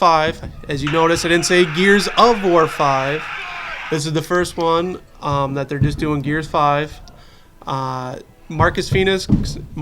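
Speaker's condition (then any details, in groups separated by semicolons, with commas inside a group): No condition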